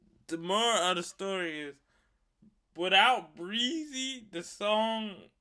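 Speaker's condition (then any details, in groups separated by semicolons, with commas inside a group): Cerebral palsy; wheelchair user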